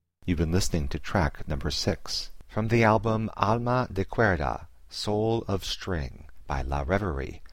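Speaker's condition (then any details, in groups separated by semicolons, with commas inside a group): No condition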